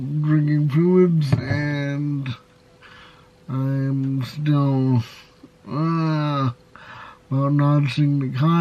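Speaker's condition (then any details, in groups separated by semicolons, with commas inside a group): Cerebral palsy, severe; spastic type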